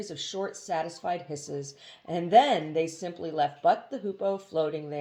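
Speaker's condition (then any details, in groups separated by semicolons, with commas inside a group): No condition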